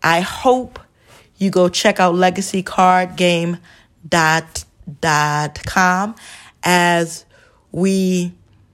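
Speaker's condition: Stuttering; traumatic brain injury; stumbles on words, may ramble; repeated sounds, prolonged sounds

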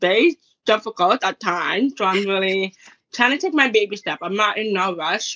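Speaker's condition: Deafness, acquired at age 4 due to infection

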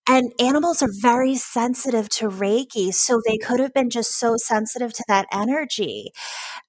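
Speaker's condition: No condition

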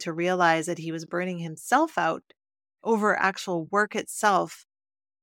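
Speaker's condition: No condition

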